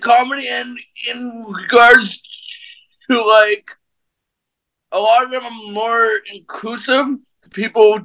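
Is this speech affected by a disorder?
Yes: stutter; lifelong stutter, diagnosis global developmental delay, not Down syndrome, often wrongly called faked; stutter present in conversation, denies faking it; sometimes deliberately enhanced on stage for jokes and comic timing, good vocabulary; here repeated words, prolonged sounds.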